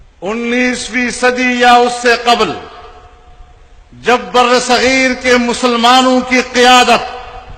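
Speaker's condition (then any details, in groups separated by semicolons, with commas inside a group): No condition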